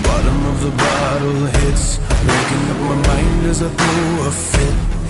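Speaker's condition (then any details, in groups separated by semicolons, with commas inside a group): No condition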